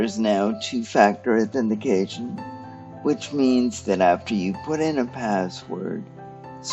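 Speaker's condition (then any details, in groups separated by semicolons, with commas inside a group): Cerebral palsy; stiff muscles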